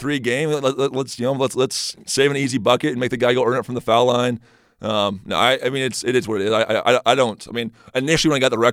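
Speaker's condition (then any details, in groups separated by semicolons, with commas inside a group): Stutter; stutter first noticed in high school, not as a child, magnified speaking Spanish as a missionary; stutters off the cuff, trips over words, can't get a word out, less when prepared and confident; repeated sounds, repeated words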